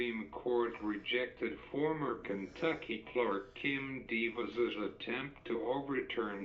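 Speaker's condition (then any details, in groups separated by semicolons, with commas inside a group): Cerebral palsy; uses wheelchair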